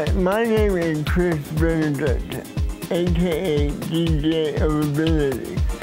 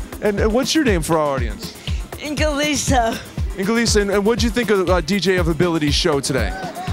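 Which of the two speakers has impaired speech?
The first: cerebral palsy; wheelchair user; speech affected.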